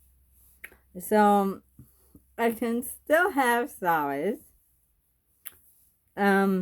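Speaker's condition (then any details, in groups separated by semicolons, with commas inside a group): Bulbar ALS; bulbar onset, tongue fasciculations and atrophy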